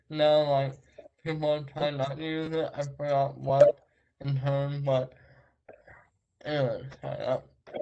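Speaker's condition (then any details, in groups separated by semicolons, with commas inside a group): Traumatic brain injury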